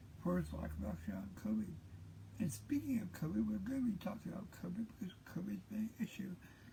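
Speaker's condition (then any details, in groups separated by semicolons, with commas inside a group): Cerebral palsy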